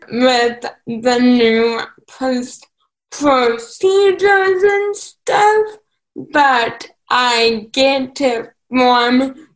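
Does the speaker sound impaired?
Yes: cerebral palsy; some mental developmental delay.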